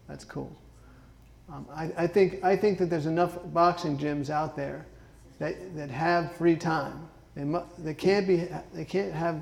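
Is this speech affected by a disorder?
Yes: Parkinson's disease; diagnosed about 14 years before recording; some speech issues, ice water harms vocal cords, drinks warm water, speech therapy judged unnecessary.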